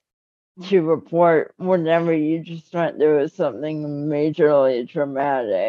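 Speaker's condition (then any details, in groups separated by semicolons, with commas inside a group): Cerebral palsy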